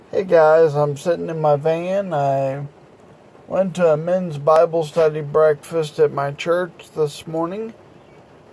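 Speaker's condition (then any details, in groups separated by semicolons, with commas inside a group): Multiple sclerosis, progressive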